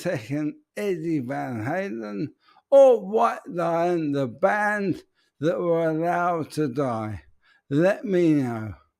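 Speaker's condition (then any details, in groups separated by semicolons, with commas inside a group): ALS; voice may sound peculiar tonight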